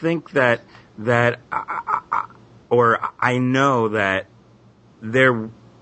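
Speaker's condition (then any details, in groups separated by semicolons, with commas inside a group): Stuttering; expects to deal with speech until death, may work more consciously on speech; not really okay with current way of speaking, ongoing for a while; stuttering with varying struggle, sometimes struggling; prolonged sounds, blocks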